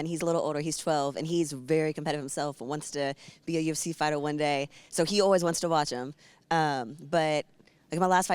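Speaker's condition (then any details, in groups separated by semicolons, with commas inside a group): No condition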